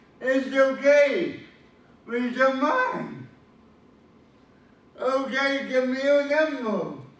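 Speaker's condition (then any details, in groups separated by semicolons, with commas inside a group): Cerebral palsy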